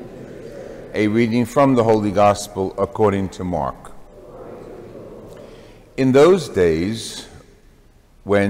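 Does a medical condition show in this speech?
No.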